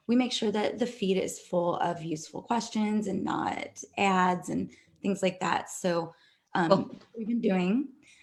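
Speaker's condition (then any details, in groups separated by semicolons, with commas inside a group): No condition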